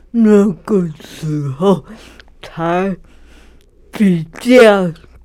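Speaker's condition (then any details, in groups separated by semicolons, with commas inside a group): Cerebral palsy; severe disability, boccia throwing-group player, throws ball without ramp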